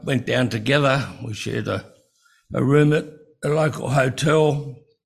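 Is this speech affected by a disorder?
Yes: breathing-related speech difficulty; insufficient breathing while speaking.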